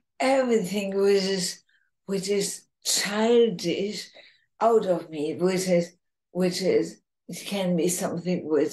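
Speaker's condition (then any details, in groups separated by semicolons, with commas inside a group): ALS, bulbar form, bulbar onset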